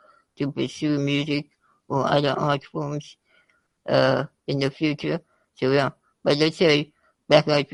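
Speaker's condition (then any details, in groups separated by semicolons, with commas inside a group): Spinal muscular atrophy type 2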